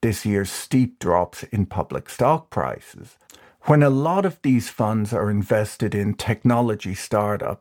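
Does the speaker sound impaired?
No.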